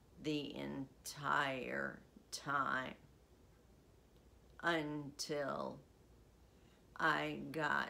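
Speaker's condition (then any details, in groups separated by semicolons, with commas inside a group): Essential tremor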